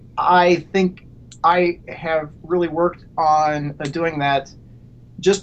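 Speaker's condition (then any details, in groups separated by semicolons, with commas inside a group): Stuttering; every syllable in grade school, wrote notes, severe through college, therapy in school and Columbus, Ohio hospital; self-described mild stutterer, mostly fluent; severe when nervous, none when drunk or very angry, less with household; prolonged sounds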